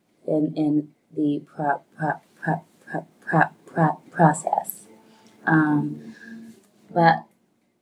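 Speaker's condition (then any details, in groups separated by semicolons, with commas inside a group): Stuttering; repeated sounds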